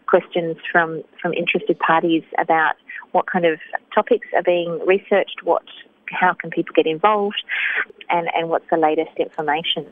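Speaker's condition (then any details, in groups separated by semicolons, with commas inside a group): No condition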